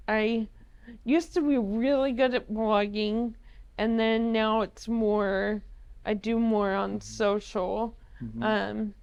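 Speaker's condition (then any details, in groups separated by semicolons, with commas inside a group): ALS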